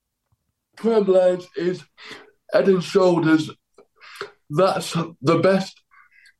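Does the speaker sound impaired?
Yes: cerebral palsy; dodgy left arm.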